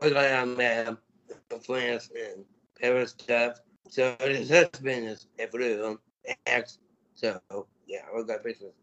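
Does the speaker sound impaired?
Yes: Down syndrome; extra 21st chromosome; still in speech therapy; lax muscles around mouth make speech more difficult, still communicates across languages.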